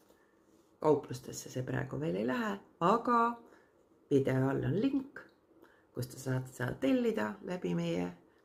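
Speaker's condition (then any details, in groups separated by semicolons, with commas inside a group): No condition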